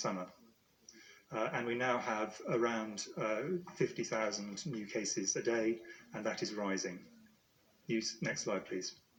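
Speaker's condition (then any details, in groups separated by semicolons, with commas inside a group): No condition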